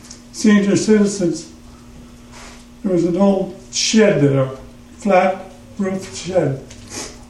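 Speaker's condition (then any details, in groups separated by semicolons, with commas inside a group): Parkinson's; trouble in the throat when speaking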